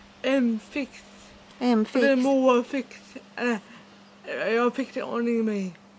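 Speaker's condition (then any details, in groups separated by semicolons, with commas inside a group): Dyskinetic cerebral palsy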